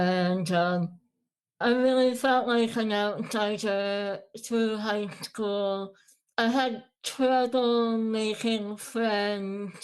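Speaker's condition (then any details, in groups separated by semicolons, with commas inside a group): Moebius syndrome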